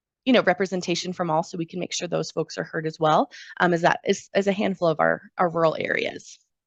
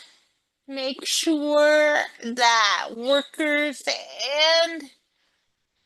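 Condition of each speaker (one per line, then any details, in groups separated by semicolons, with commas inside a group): No condition
Cerebral palsy; present from birth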